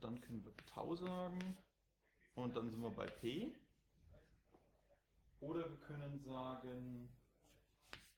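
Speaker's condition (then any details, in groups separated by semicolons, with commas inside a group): No condition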